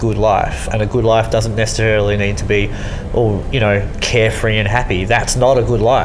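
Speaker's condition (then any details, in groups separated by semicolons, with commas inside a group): Cleft lip and palate; congenital cleft lip and palate, repeated hospital stays and surgeries as a baby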